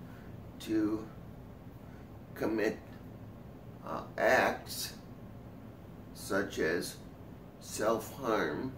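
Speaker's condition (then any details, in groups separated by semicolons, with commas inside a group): Cerebral palsy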